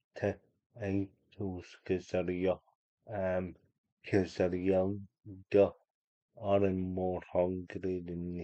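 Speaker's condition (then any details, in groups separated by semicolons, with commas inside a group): Cerebral palsy; unable to walk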